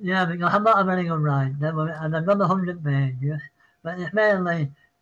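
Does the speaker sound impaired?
Yes: Parkinson's; apologizes mid-sentence.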